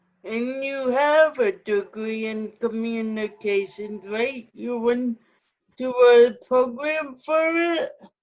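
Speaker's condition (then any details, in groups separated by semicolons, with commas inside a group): Cerebral palsy, spastic ataxic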